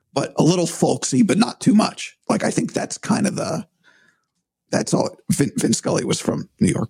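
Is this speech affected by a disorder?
Yes: vocal cord surgery; vocal cord problem, not uncommon, long search for diagnosis, vocal cord surgery by ear nose and throat surgeon; recovering after recent vocal cord surgery, voice temporarily compromised, not yet back to full; objectively worse than usual, unsure if voice returns to 100%.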